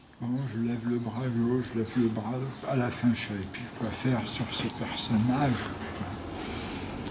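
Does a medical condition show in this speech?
Yes: tongue cancer; tracheostomy after surgery.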